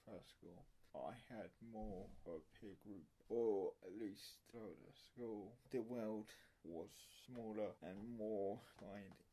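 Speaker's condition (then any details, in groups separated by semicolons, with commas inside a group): Cerebral palsy; mild, affects muscles and speech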